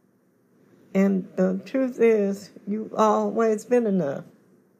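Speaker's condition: Cerebral palsy; confined to wheelchair

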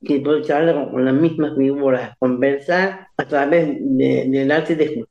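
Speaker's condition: Down syndrome; age 64

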